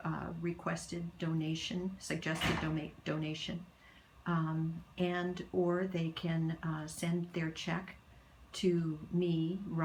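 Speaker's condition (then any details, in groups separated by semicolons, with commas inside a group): No condition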